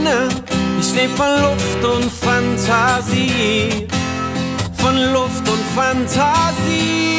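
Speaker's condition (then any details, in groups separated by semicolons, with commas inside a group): No condition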